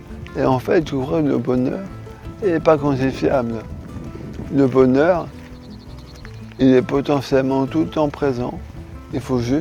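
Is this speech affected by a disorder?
Yes: charcot disease (ALS); voice worsening, articulation problems.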